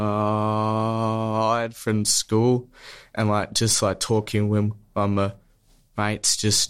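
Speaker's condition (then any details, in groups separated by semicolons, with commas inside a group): Stutter; stutter since childhood, smooth speech therapy at Box Hill Speech Pathology Clinic from age 14 or 15, two years; repeated sounds, prolonged sounds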